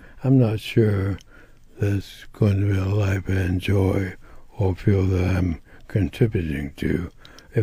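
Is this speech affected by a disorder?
Yes: ALS; bulbar onset; diagnosed within past year, at age 66; voice and speech affected.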